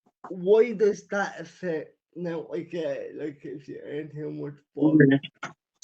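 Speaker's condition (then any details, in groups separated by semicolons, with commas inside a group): Cerebral palsy; wheelchair user since childhood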